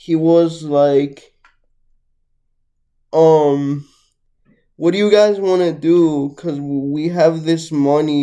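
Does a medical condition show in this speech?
Yes: cerebral palsy.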